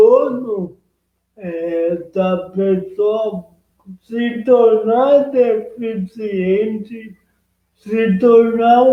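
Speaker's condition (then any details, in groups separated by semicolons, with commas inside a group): Cerebral palsy; present from birth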